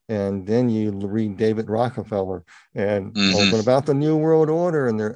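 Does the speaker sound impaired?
Yes: partial cleft palate; congenital, present from birth, held back a school year because of it.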